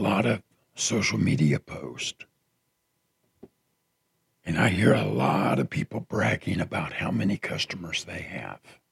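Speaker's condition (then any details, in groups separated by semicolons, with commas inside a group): Partial laryngectomy after throat cancer; one vocal cord remaining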